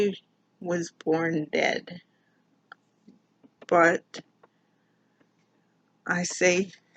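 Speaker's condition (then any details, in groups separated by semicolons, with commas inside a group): Mild cerebral palsy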